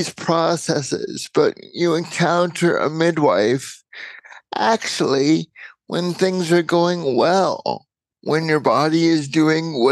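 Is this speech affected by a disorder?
Yes: cerebral palsy.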